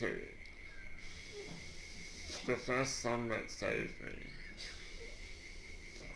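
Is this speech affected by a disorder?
Yes: Duchenne muscular dystrophy.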